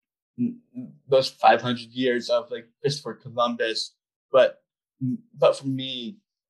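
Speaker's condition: Down syndrome; 25-year-old man; described as very articulate in giving details, public speaker, gave TEDx talk, hosts own podcast

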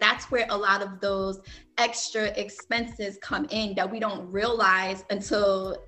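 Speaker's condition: No condition

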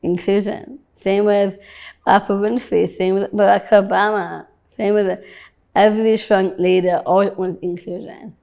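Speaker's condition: Down syndrome

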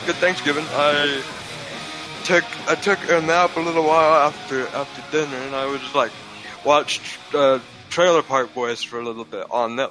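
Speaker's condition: Cerebral palsy; physical only, present from birth, born prematurely

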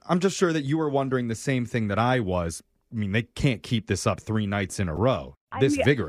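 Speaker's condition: No condition

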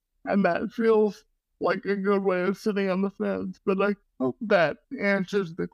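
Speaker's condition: Cerebral palsy

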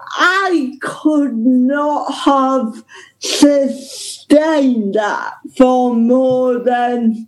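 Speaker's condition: Ataxic cerebral palsy; no breathing for 17 minutes

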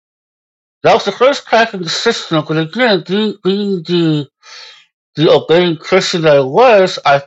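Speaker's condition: Moebius syndrome; congenital, facial nerves undeveloped, cannot smile or frown, eyes cannot move side to side, turns head to read; a little hard to understand, certain letters hard to pronounce

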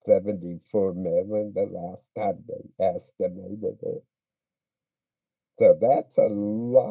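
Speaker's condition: Speech impediment; cerebral palsy considered but did not fit

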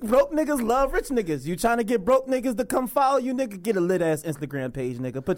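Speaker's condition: No condition

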